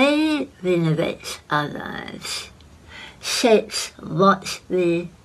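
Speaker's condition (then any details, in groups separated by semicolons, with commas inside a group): Head and neck cancer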